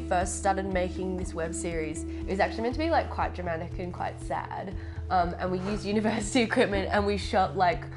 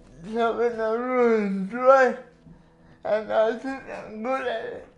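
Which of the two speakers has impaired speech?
The second: cerebral palsy.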